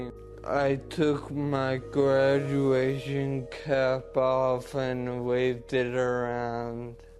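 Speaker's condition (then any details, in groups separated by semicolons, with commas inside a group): Traumatic brain injury; almost three years since injury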